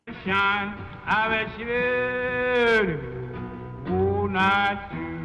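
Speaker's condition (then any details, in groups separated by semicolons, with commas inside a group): No condition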